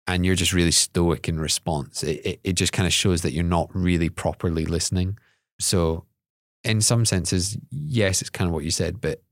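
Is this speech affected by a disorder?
No.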